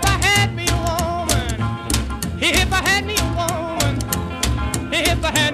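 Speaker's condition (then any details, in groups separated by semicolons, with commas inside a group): No condition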